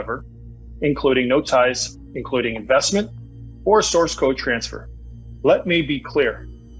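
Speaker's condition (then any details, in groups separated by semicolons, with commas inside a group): No condition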